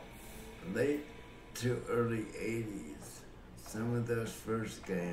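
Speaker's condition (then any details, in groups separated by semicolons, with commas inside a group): Cerebral palsy; affects muscle coordination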